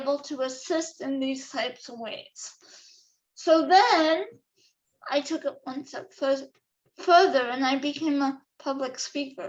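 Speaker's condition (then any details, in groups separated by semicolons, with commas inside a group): Cerebral palsy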